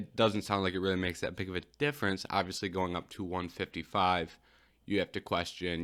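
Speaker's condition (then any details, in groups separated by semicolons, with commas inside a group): No condition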